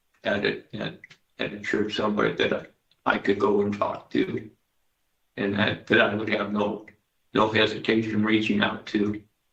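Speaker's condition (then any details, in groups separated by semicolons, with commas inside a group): Parkinson's disease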